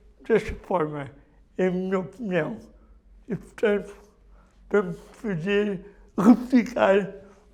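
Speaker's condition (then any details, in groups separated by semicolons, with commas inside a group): Cerebral palsy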